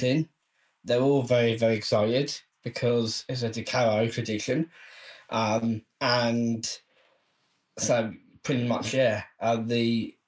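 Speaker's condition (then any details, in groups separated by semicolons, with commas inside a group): Down syndrome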